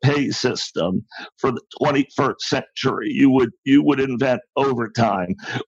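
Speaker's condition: Spasmodic dysphonia; affects only speech

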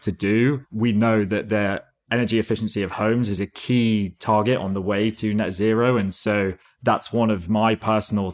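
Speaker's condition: No condition

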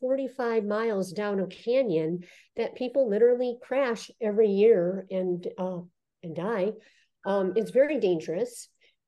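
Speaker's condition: Cleft lip and palate; congenital

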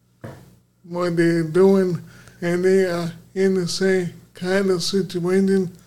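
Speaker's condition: Aphasia; speech strengthened through recovery, now speaking on podcast

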